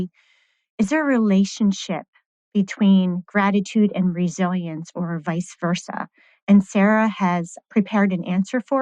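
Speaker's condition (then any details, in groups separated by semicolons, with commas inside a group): No condition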